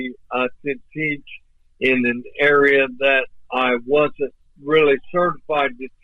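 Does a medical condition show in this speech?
Yes: ALS; voice off but clear and understandable.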